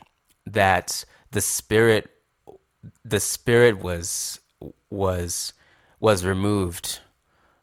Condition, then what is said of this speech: Stuttering. And so when this one, I can't predict when, as I said, when the stutter will arrive, how long